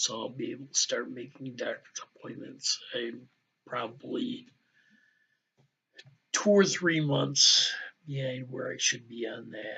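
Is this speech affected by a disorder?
Yes: ataxia; balance and speech deficit; diagnosed within last four months.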